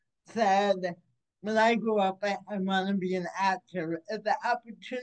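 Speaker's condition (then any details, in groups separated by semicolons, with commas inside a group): Cerebral palsy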